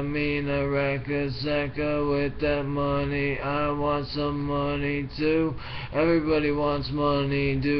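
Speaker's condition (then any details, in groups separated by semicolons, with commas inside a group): Brain injury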